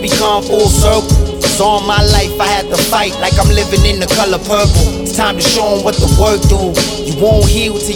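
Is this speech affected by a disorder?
No.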